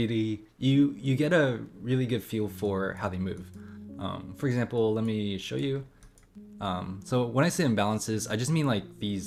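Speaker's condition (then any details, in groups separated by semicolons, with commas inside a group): No condition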